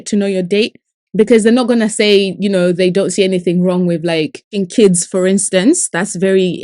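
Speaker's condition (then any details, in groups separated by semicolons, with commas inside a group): No condition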